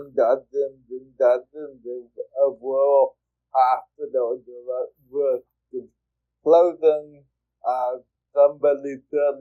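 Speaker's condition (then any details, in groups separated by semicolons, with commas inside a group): Cerebral palsy; speech therapy in childhood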